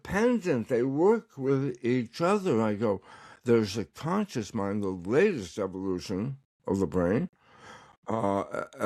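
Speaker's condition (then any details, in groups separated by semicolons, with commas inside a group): Tongue cancer; recovering, tongue exercises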